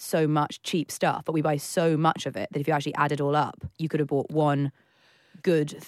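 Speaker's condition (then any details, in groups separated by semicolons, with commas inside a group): No condition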